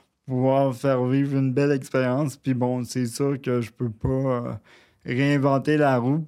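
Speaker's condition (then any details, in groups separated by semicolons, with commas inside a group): Cerebral palsy, near quadriplegia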